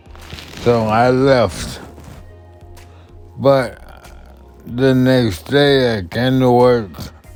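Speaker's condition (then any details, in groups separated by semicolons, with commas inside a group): Multiple sclerosis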